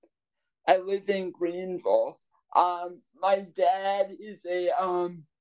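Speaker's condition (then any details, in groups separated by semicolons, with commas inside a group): Cerebral palsy; present from birth, brain blood vessel burst acting like stroke, walker when little, power wheelchair since age five, completely non-ambulatory; trouble with breath control earlier in recording, needs to catch breath at times; breathing struggles some days affect speech, voice lags behind thoughts when excited or nervous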